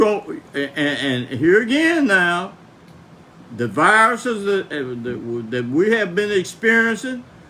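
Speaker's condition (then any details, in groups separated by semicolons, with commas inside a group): No condition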